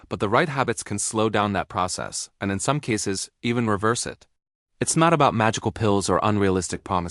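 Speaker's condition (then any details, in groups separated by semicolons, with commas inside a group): No condition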